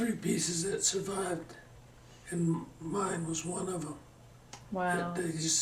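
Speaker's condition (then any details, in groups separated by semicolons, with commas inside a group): Parkinson's; slowing down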